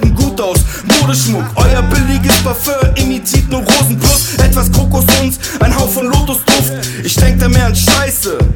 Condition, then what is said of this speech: None; typical speech.